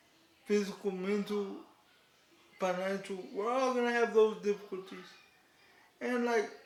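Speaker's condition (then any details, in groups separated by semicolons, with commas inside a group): Cerebral palsy; declined offered surgery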